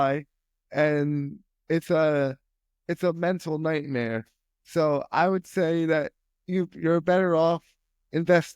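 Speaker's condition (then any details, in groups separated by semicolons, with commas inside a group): Spastic quadriplegia; speech impediment from brain injury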